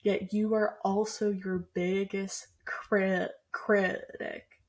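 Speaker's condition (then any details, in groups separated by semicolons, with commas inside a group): Stuttering; stuttering since childhood, bullied for it when younger; in 20s; stutters every day, stuttered more than normal in staff meeting, phone calls still hard; repeated sounds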